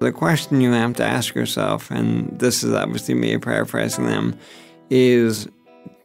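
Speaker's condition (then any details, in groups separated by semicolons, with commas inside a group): ALS; progressing slowly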